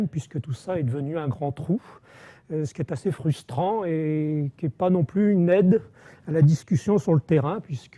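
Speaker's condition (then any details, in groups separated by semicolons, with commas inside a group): No condition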